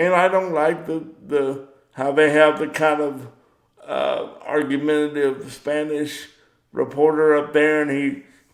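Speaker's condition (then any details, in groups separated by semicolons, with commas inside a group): Cerebral palsy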